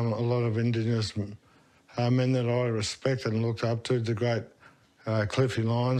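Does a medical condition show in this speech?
Yes: motor neurone disease.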